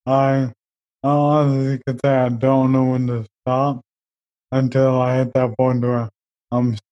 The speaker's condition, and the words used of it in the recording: ALS (motor neuron disease). A little tougher to hear me.